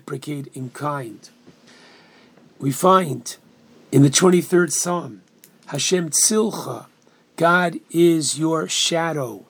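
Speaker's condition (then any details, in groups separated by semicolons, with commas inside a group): No condition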